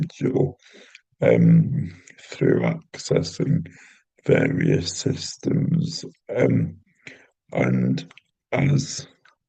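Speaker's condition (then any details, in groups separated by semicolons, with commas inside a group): Cerebral palsy; intrathecal baclofen pump; neuro physio, occupational therapy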